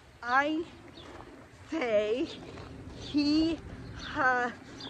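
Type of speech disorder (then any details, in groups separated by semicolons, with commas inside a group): Apraxia of speech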